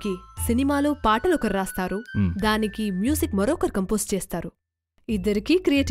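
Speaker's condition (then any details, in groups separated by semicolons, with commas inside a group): No condition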